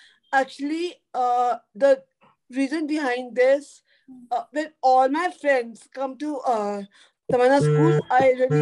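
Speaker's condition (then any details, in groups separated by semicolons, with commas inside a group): Cerebral palsy; could not talk in early childhood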